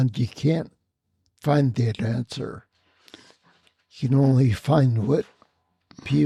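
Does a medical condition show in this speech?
Yes: spinocerebellar ataxia.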